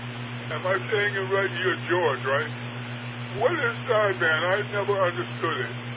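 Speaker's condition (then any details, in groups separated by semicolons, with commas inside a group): Parkinson's; largely wheelchair bound, unable to get around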